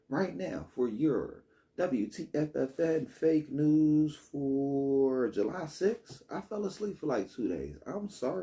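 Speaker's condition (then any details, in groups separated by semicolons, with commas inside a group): No condition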